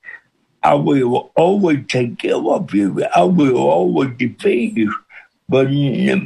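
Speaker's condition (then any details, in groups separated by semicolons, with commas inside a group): Cerebral palsy with speech impediment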